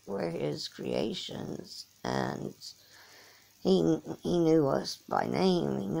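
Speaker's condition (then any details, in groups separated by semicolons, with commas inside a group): Cerebral palsy; from birth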